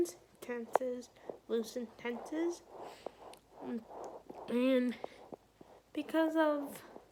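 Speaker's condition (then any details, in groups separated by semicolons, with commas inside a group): Cerebral palsy; brain not developed properly; has spasms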